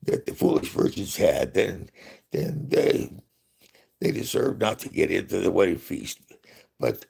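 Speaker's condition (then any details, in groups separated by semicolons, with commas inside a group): Parkinson's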